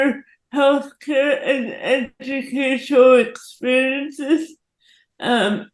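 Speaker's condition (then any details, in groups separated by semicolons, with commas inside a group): Cerebral palsy; diagnosed at 11 months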